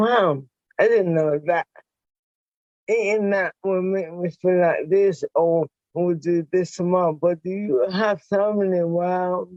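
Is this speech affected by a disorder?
Yes: motor neuron disease.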